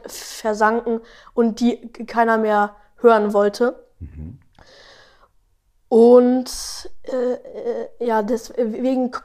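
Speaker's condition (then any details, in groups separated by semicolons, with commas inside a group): Stuttering; kassler stottertherapie, fluency shaping, daily home practice, parents trained, among most severe in group; age twelve, speaks better when slower; stutters much here, none singing melodies, some rapping without melody, little in own podcast, often fast; repeated sounds, prolonged sounds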